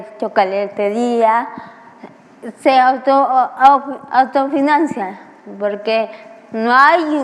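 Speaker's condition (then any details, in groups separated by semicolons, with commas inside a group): Cerebral palsy; began speaking at age six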